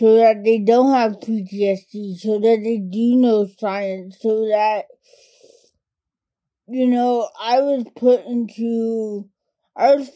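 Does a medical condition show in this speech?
Yes: cerebral palsy; cerebral palsy diagnosed as toddler, mainly affects speech and fine motor skills; speech primarily affected.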